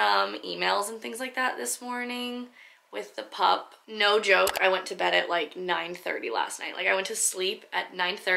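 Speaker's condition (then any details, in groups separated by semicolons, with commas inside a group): No condition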